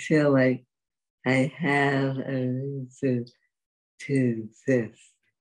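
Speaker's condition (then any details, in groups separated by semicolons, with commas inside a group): Dystonia; affects walking and speech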